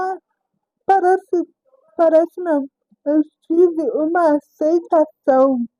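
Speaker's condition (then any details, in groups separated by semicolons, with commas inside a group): Cerebral palsy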